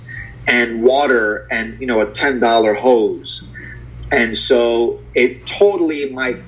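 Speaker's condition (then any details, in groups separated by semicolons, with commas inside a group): No condition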